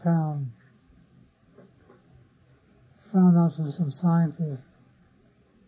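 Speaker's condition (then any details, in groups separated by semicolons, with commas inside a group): Parkinson's disease; others offer remedies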